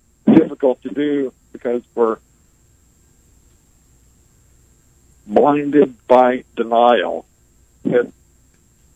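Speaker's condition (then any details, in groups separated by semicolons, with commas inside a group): ALS; ALS (Lou Gehrig's disease), progressive, nearly 20 years since diagnosis; breathes through ventilator; still able to speak clearly, slower pace due to ventilator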